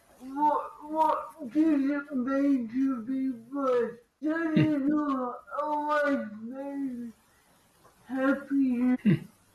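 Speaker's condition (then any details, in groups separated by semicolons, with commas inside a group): Cerebral palsy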